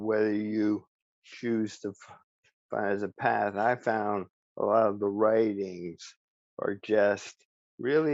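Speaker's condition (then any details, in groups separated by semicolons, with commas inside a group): ALS; speech still preserved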